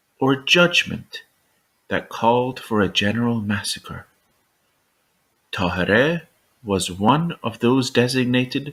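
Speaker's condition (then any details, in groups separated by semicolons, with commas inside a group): No condition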